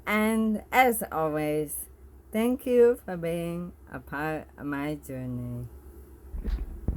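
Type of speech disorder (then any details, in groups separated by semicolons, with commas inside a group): Bulbar dysarthria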